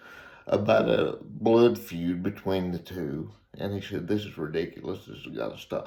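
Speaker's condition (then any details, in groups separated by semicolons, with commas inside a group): Cerebral palsy; reports speaking clearly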